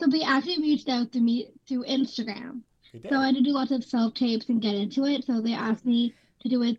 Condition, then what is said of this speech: Down syndrome. My mom tells me all the time that I speak fast, so I don't know if I am or not.